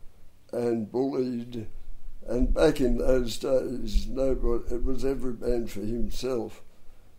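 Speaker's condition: Dystonia and cerebral palsy; cerebral palsy from birth in right arm, bronchial asthma, adult dystonia pulling neck backwards, hard-to-diagnose

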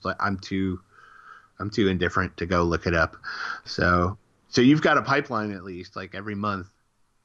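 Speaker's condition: No condition

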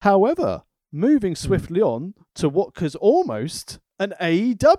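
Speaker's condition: No condition

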